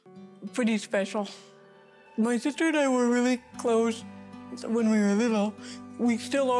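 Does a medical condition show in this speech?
Yes: cerebral palsy.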